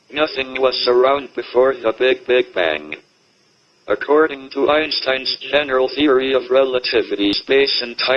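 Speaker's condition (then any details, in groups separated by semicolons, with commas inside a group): Motor neurone disease, speech-generating device; body hardly works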